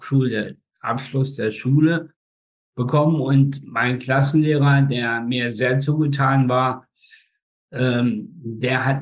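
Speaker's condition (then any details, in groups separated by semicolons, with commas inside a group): Spastic tetraparesis; all four limbs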